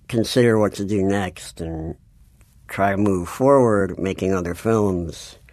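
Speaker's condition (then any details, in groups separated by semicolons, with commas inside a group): Cleft palate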